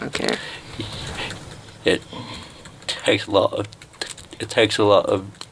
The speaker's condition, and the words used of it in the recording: Stuttering. You can probably hear that high stutter.